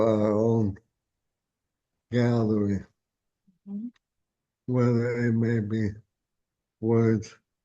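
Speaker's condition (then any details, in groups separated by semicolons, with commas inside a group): ALS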